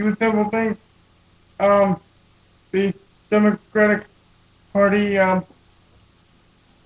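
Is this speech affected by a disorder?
Yes: cerebral palsy.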